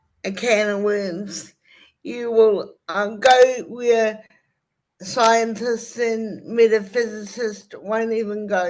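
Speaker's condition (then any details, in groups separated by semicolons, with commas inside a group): Cerebral palsy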